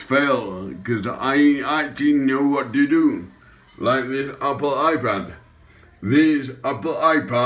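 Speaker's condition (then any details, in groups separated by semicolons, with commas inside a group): Acquired brain injury, ataxia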